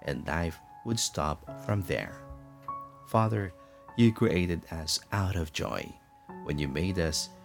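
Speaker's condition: No condition

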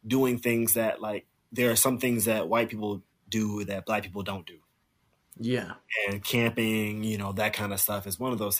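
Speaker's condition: No condition

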